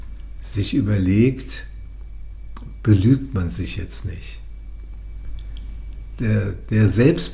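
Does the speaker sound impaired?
Yes: Parkinson's disease; incurable, diagnosed by a psychiatrist, treated by professor Jens Volkmann in Würzburg, medication adjusts symptoms; exercise as ongoing therapy, running, table tennis, boxing, swimming.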